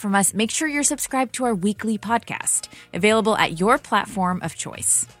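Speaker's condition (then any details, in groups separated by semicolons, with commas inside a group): No condition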